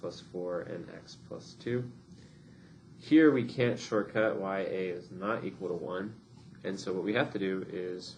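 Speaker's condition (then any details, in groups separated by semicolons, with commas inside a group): No condition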